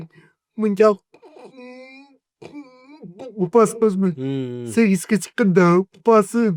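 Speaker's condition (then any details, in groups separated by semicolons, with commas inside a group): Cerebral palsy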